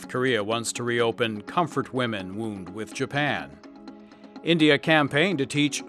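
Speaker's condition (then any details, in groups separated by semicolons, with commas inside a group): No condition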